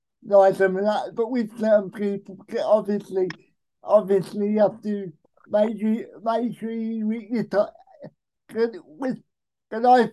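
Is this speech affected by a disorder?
Yes: cerebral palsy; speech affected, can get rambly when nervous.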